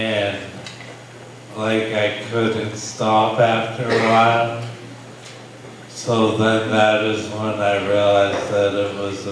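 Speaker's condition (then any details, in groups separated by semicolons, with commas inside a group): Brain injury; heroin overdose, impaired hand use; breath runs short during sentences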